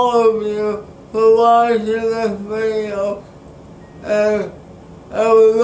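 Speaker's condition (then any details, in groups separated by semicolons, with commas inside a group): Speech impairment after birth surgery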